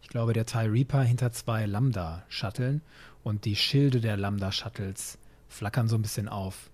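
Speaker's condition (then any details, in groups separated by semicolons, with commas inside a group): No condition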